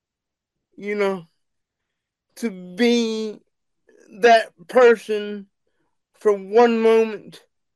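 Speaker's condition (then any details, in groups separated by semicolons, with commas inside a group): Cerebral palsy; unstable voice, pitch goes high and low, speech recognition software produces nonsense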